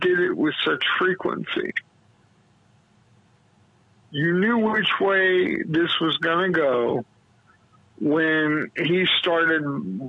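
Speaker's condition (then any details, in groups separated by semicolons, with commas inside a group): Cerebral palsy; diagnosed at three days old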